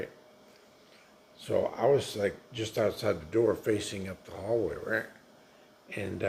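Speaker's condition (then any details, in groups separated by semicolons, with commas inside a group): Multiple sclerosis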